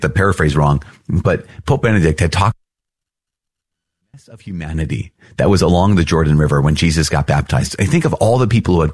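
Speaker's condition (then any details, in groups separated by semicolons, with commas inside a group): No condition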